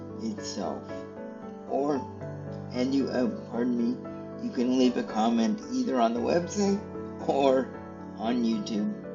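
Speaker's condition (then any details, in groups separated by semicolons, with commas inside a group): Cerebral palsy; stiff muscles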